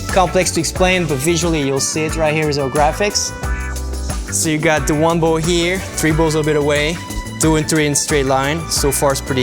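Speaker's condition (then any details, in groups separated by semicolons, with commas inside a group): No condition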